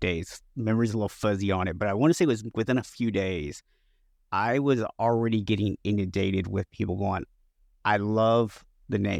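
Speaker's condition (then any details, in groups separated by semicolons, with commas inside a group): No condition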